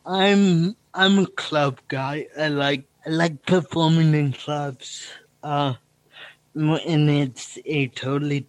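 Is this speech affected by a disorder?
Yes: cerebral palsy; noticeable speech impediment.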